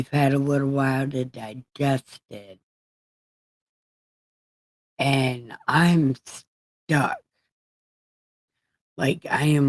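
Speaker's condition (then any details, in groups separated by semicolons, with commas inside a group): Brain injury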